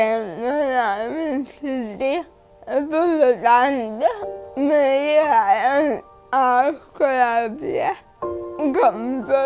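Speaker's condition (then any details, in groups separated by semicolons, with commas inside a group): Cerebral palsy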